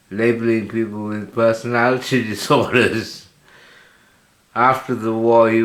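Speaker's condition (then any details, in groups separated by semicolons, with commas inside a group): Slurred speech from poisoning; hypersalivation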